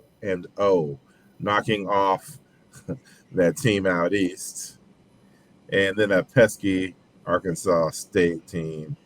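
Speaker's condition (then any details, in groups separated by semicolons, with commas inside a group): No condition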